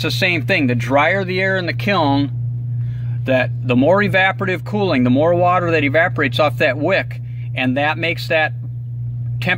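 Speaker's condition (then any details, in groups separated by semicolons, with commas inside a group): No condition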